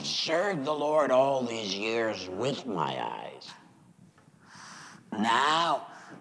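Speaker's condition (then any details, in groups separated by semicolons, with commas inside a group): Laryngectomy; chemo and radiation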